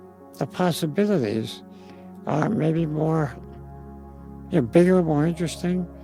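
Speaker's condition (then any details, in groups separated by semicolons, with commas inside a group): Spinal muscular atrophy, congenital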